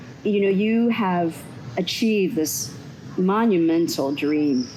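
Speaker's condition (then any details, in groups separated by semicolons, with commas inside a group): No condition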